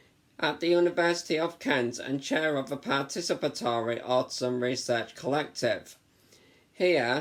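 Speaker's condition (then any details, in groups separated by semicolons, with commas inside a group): No condition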